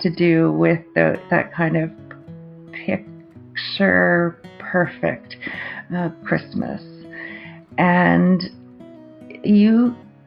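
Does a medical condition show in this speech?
Yes: aphasia after stroke; in recovery, in speech therapy, aphasia improving.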